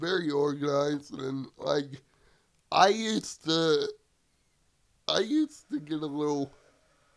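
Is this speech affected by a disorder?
Yes: cerebral palsy; wheelchair user.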